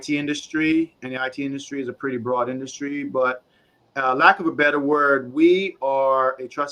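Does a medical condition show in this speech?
No.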